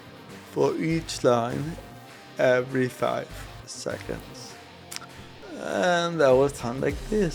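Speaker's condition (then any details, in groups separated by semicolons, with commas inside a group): Cerebral palsy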